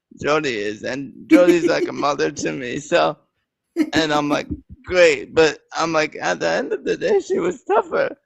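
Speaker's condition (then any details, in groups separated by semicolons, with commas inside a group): Cerebral palsy; present from birth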